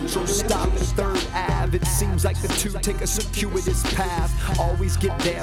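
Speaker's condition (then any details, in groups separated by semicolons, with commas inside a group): No condition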